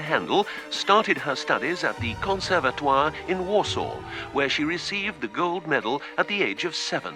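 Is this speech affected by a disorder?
No.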